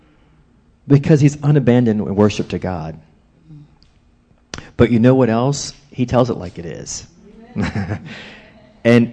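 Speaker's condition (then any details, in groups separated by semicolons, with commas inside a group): No condition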